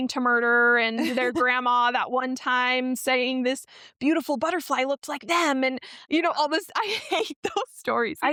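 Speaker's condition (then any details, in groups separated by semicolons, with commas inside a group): No condition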